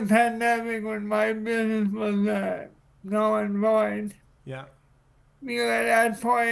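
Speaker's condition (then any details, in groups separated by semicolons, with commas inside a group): Cerebral palsy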